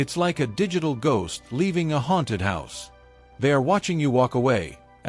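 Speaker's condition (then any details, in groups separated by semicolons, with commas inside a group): No condition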